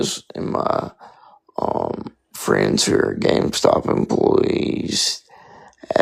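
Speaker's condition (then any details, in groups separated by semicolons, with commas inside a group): Spastic quadriplegic cerebral palsy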